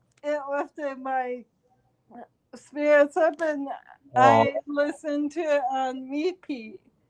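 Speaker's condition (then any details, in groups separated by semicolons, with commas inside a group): Cerebral palsy; talks too fast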